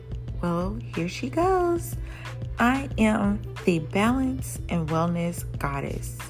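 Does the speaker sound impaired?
No.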